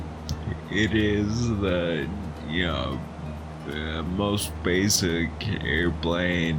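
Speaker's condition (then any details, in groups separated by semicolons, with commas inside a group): Friedreich's ataxia; swallowing and speaking affected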